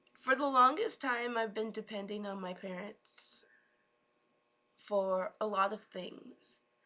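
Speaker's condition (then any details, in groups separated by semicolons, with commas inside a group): No condition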